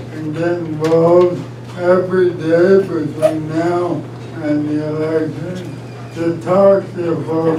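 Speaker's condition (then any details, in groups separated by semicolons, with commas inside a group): ALS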